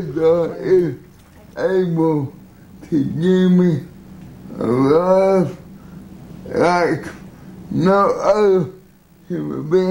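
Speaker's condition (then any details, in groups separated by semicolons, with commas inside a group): Cerebral palsy, severe; present from birth; uses wheelchair, service dog; struggles to talk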